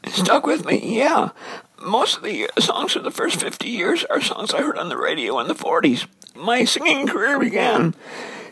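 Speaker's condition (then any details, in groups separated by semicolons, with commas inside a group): Dysphonia; onset during recording project, lost singing voice, steroid dose allowed finishing last 28 songs; voice raspier, sometimes squeakier, strained; raspy, lost ability to sing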